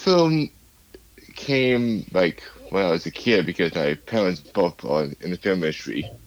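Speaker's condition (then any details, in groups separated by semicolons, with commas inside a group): Cerebral palsy; speech affected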